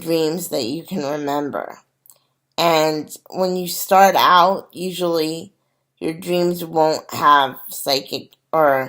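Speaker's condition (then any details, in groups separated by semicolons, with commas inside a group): Cerebral palsy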